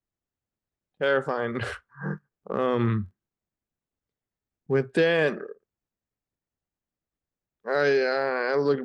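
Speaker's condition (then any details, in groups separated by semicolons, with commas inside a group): Friedreich's ataxia; still progressing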